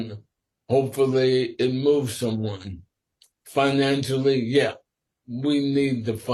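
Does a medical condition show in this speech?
Yes: sporadic ALS.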